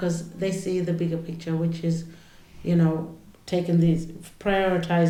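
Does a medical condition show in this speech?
No.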